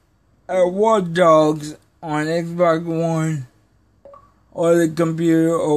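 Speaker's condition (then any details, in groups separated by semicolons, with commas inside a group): Cerebral palsy; may be hard to understand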